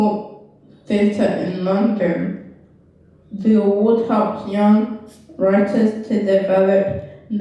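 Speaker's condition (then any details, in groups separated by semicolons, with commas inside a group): Cerebral palsy; left side weaker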